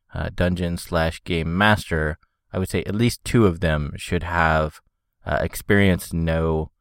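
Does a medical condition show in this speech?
No.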